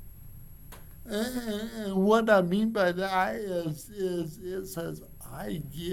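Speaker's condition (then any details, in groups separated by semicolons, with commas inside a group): Cerebral palsy; from birth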